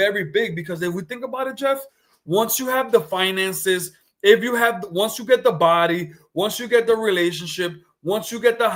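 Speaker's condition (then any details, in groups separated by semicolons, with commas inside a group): No condition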